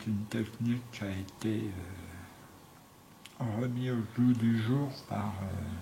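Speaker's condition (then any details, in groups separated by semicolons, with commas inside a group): Tongue cancer; tracheostomy after surgery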